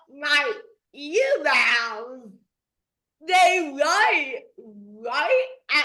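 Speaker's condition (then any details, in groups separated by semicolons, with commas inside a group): Dystonia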